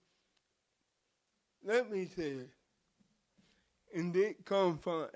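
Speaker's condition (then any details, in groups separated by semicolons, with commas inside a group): Cerebral palsy; from birth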